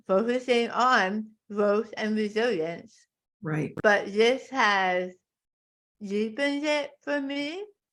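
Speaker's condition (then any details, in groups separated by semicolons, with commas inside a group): Tongue cancer; half tongue removed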